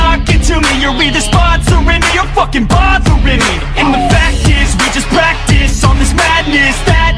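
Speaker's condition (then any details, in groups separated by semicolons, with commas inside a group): No condition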